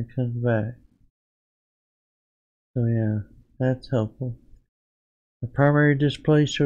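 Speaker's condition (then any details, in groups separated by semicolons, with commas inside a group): Parkinson's disease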